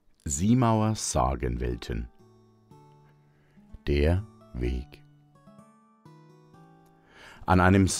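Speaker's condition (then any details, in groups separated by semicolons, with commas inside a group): No condition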